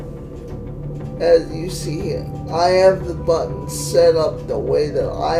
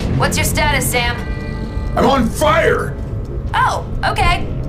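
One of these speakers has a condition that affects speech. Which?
The first: cerebral palsy.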